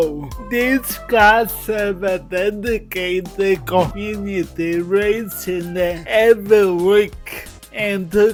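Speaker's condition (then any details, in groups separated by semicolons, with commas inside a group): Cerebral palsy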